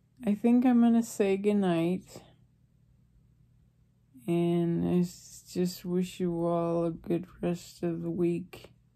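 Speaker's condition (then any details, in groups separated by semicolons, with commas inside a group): ALS; receiving hospice care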